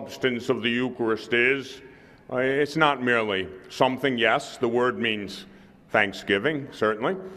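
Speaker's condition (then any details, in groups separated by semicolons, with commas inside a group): No condition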